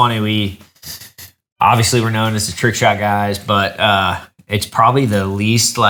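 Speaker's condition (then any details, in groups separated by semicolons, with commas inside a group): No condition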